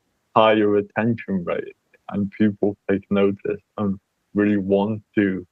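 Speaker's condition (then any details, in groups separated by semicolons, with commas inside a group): Cerebral palsy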